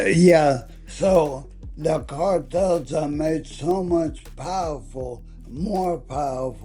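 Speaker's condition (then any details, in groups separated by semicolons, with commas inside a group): ALS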